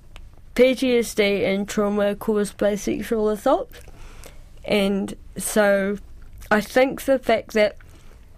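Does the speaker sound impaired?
Yes: cerebral palsy; cerebral palsy since childhood, presses really hard when writing.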